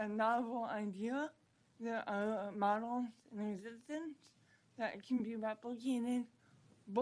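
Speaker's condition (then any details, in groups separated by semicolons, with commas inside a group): Cerebral palsy; present from birth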